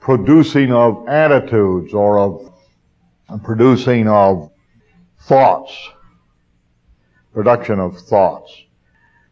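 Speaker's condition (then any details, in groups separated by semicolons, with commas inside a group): No condition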